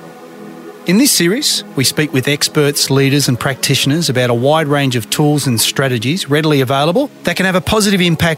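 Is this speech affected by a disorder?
No.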